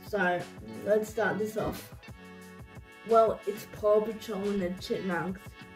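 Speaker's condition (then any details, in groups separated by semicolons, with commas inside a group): Cerebral palsy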